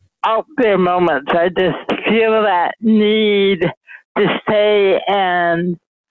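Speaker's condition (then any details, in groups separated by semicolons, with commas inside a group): Mild cerebral palsy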